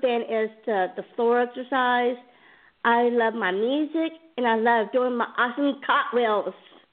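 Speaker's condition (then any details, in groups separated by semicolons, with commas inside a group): Down syndrome; chromosome disorder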